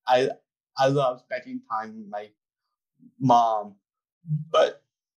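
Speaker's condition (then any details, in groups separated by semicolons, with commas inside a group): Down syndrome; runs public speaking business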